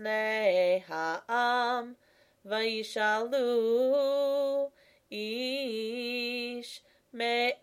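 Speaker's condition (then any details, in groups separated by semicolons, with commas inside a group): No condition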